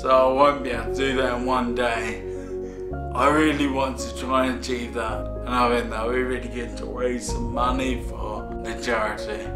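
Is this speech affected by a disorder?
Yes: Friedreich's ataxia; face and tongue less affected.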